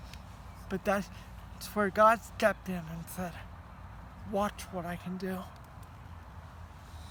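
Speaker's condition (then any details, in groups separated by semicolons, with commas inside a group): Cerebral palsy; heavily altered breathing patterns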